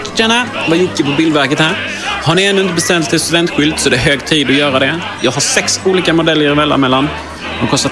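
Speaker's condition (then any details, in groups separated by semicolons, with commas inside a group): No condition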